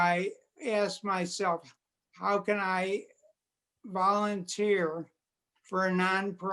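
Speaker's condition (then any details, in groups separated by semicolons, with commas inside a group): Multiple sclerosis; quadriplegic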